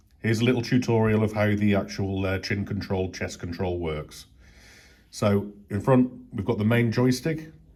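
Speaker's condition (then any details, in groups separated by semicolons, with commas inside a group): No condition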